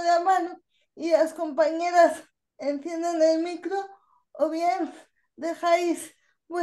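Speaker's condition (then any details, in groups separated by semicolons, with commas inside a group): Cerebral palsy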